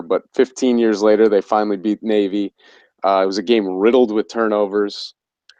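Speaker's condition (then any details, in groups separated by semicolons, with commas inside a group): No condition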